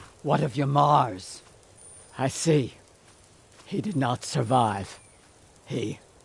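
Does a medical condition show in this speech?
No.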